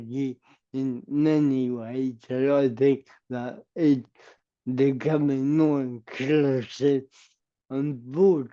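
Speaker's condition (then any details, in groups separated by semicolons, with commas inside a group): Cerebral palsy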